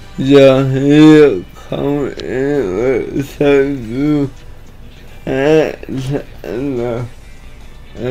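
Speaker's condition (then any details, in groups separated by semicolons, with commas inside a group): Cerebral palsy; one hand affected; atypical speech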